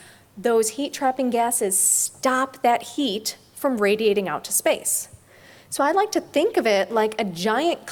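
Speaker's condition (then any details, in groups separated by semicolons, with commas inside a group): No condition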